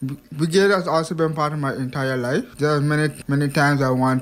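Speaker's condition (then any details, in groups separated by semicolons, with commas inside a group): Hearing impairment; speech impediment overcome through much speech practice and focused listening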